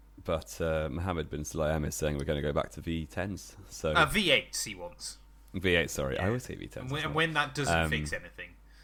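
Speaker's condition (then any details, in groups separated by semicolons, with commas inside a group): No condition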